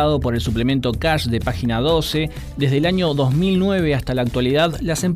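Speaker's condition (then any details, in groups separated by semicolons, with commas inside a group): No condition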